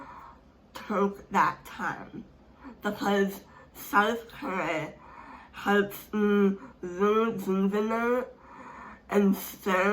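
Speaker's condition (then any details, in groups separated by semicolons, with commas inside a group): Speech impairment; hard to understand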